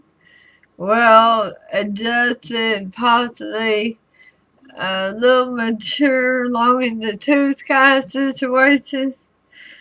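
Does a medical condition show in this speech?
Yes: throat cancer radiation damage.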